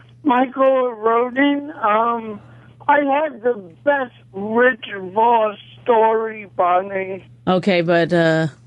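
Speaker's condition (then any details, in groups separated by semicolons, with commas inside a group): Cerebral palsy; causes shaking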